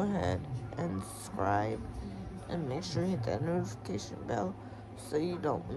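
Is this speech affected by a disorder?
Yes: cerebral palsy.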